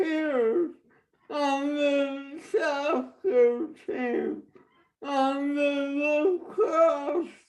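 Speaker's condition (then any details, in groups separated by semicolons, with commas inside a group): Traumatic brain injury; acquired, caused by accident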